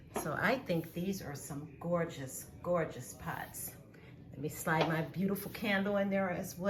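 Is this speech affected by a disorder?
No.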